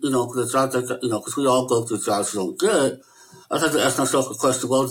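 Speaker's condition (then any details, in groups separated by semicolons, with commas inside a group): Möbius syndrome; cannot smile or frown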